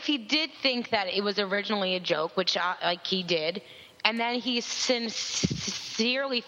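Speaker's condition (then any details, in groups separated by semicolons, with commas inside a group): Stuttering; stutters at times, speech noticed and mocked by others, discloses stuttering openly, including to clients; repeated sounds, prolonged sounds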